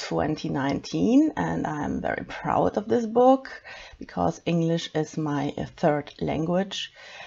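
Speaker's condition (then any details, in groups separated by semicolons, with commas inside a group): No condition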